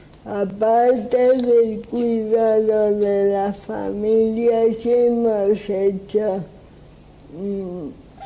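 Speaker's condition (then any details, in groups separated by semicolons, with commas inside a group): Cerebral palsy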